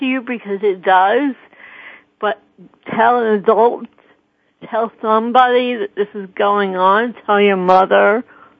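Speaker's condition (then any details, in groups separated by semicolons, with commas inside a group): Cerebral palsy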